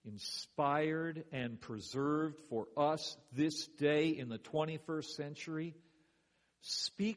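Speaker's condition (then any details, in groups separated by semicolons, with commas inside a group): No condition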